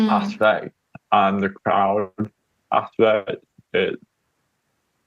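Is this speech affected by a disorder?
Yes: cerebral palsy.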